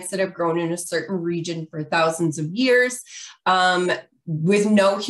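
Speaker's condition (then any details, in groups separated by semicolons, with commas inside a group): No condition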